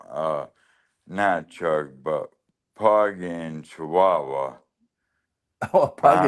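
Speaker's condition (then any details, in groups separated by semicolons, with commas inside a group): ALS; losing ability to talk and swallow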